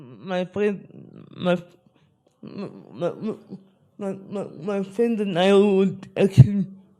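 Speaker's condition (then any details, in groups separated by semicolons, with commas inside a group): Spastic cerebral palsy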